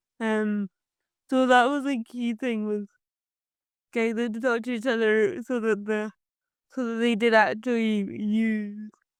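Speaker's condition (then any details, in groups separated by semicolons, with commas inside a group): Cerebral palsy; from birth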